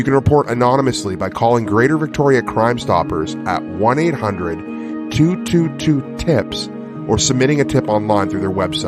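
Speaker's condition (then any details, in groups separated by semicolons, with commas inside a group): No condition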